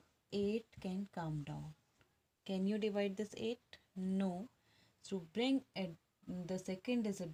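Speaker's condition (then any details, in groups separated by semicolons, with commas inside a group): No condition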